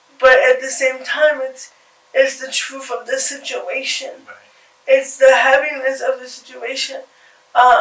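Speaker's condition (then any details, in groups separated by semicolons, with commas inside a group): Cerebral palsy; from birth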